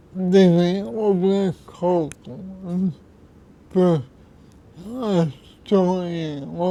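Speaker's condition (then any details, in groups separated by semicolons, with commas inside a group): Cerebral palsy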